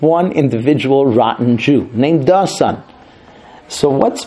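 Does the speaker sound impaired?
No.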